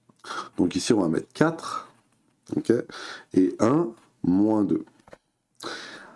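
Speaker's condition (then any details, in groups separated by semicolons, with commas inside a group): No condition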